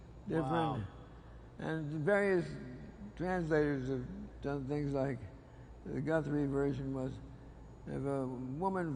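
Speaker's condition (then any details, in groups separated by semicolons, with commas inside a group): Parkinson's disease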